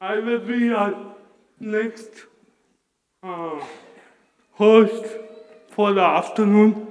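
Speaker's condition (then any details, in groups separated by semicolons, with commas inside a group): Cerebral palsy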